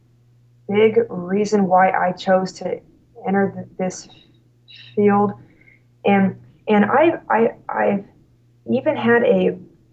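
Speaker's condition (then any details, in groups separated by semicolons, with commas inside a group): Stuttering; severe stuttering at college start, fluency temporarily improved by drinking alcohol, works as school slp; stutters openly, cannot hide it, discloses stuttering to parents, feels in control; noticeable stuttering that cannot be hidden, more fluent when drinking then; repeated words, blocks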